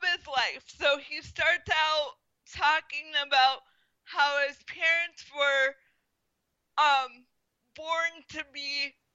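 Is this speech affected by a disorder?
Yes: spastic quadriplegic cerebral palsy; diagnosed at one year.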